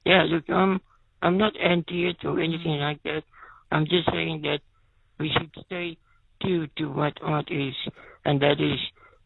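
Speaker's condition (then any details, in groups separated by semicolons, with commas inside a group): Spinal muscular atrophy, type 2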